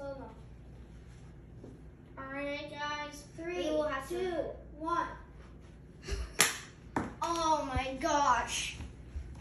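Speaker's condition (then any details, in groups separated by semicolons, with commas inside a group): No condition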